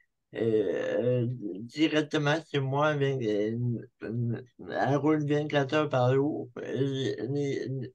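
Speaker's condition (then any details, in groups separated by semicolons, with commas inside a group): Cerebral palsy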